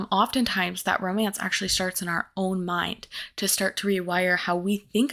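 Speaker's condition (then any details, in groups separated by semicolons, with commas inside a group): No condition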